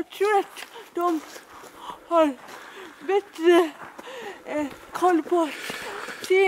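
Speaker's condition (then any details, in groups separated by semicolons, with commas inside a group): Dyskinetic cerebral palsy; dyskinetic form, severe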